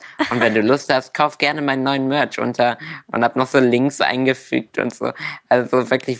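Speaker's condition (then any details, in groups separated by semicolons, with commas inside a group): Duchenne muscular dystrophy; inherited, progressive muscle wasting, known since primary school, wheelchair user from the start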